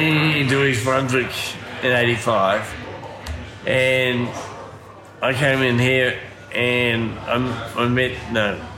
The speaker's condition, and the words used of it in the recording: Ataxia. No, I have been in many pubs, and which is a horrible thing to say when you got a voice like mine that slurs, and people say, it sounds like you.